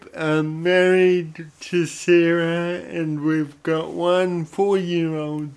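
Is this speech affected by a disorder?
Yes: cerebral palsy; odd sort of voice.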